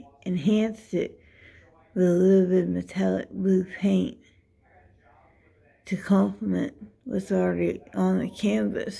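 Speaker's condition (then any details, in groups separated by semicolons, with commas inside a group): Dystonia; affects how speech sounds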